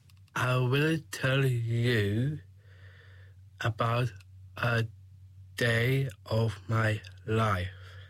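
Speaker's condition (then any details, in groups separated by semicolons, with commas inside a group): Down syndrome; age 21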